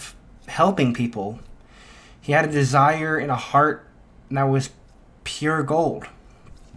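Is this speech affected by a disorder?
No.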